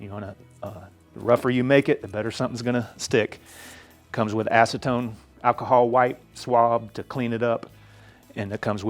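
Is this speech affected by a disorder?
No.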